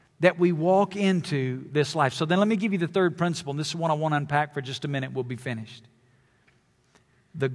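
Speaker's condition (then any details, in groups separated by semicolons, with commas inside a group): No condition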